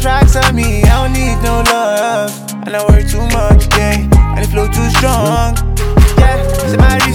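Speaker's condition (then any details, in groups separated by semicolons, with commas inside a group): No condition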